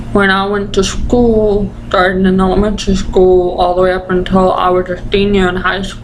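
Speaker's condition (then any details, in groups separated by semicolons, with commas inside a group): Ataxia of the basal ganglia; basal ganglia ataxia, affects balance and legs, deaf, hammer toe surgery; about 13 years, medicated since age 3, wheelchair 2 years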